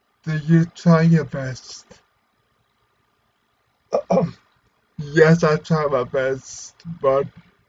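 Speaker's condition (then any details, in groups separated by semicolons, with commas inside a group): Cerebral palsy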